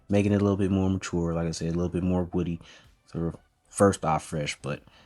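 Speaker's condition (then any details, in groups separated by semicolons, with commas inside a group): No condition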